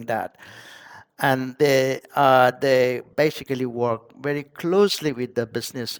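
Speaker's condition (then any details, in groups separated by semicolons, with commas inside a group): No condition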